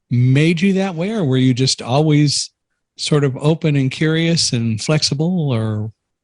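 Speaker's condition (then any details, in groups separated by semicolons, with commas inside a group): No condition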